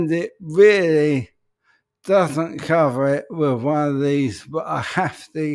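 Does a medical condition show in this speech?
Yes: ALS; voice may sound peculiar.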